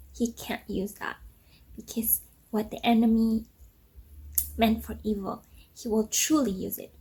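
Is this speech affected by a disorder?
No.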